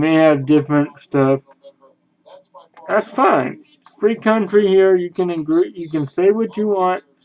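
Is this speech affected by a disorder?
Yes: cerebral palsy.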